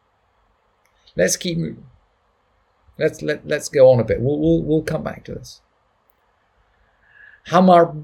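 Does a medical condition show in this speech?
No.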